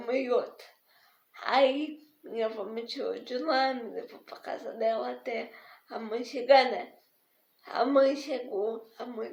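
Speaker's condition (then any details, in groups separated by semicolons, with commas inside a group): Spastic diplegic cerebral palsy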